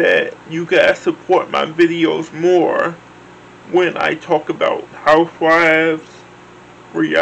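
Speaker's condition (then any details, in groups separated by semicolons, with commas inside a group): Cerebral palsy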